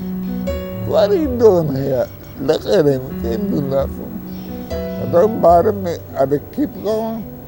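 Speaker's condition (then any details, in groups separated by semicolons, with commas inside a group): Cerebral palsy; wheelchair user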